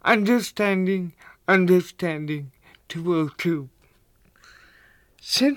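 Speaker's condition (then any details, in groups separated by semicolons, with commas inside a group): Cerebral palsy; cerebral palsy since childhood, visible, coordination difficulties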